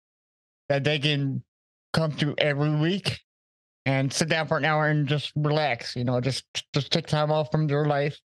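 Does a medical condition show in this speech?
Yes: cerebral palsy, mild.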